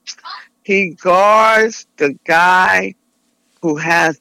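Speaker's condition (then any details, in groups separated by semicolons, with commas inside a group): Tongue cancer; lisp, earlier sounded less clear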